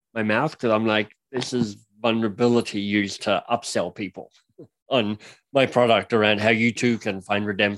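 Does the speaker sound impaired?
Yes: cleft lip and palate; surgery as a child; speech impediment.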